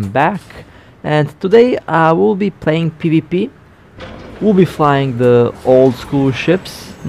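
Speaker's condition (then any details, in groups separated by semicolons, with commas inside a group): No condition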